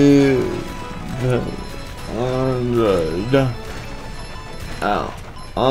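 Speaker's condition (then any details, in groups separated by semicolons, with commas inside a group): Cerebral palsy; atypical speech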